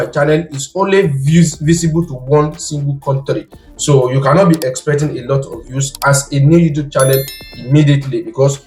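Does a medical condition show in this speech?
No.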